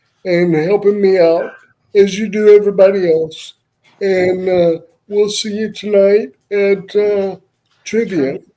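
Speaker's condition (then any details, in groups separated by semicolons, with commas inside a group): Cerebral palsy; wheelchair user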